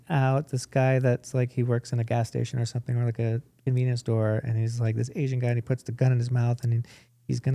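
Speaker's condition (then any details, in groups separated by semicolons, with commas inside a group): No condition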